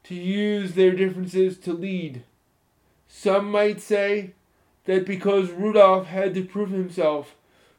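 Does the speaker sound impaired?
Yes: spastic cerebral palsy, moderate.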